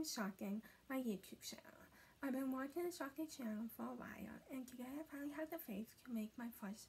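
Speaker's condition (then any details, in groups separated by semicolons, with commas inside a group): Hemiplegic cerebral palsy; right hemiplegia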